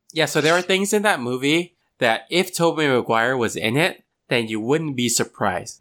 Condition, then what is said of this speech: No condition.